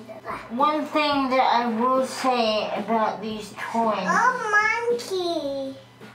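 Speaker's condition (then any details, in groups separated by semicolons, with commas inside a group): Cerebral palsy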